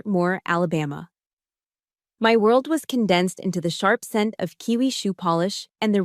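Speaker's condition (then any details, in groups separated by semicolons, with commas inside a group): No condition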